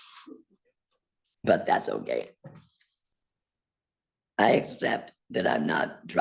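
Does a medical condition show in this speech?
Yes: laryngectomy; several years post surgery.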